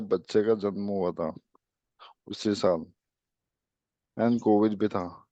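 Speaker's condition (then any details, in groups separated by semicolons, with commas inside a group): ALS; speech improved a little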